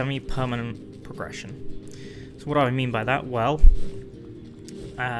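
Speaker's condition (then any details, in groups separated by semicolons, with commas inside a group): No condition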